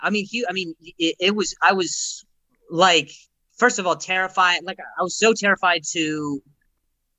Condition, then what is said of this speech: Stuttering. I used to be so frustrated with, you know, people wondering why I am stuttering or why I'm not.